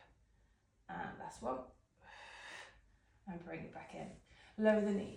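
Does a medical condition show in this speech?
No.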